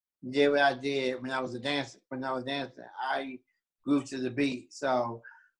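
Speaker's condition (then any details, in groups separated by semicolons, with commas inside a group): Down syndrome; born with Down syndrome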